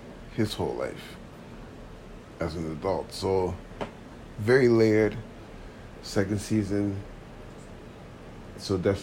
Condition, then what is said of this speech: None; typical speech.